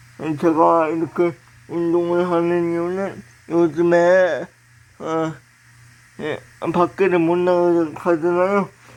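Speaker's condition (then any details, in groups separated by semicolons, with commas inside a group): Brain lesion disability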